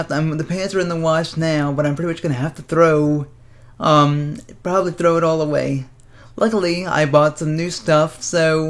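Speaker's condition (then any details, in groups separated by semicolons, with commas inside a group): Cerebral palsy; speaks fast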